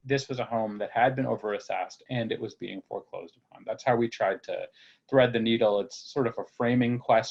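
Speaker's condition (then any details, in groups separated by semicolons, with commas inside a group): No condition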